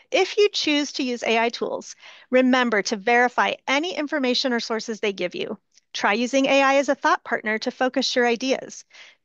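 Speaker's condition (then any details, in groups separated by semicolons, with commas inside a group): No condition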